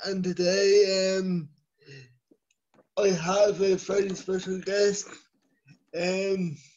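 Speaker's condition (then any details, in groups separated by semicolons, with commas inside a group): Cerebral palsy; from birth, scoliosis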